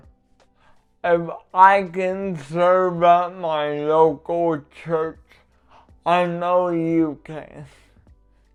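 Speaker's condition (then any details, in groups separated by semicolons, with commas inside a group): Cerebral palsy; uses adaptive equipment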